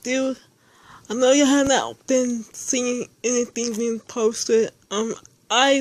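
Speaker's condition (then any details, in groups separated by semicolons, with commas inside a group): Speech impairment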